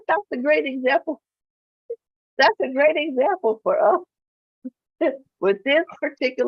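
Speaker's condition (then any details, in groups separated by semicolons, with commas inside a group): No condition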